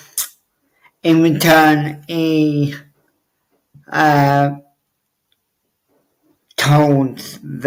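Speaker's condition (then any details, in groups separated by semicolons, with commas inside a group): Cerebral palsy; wheelchair user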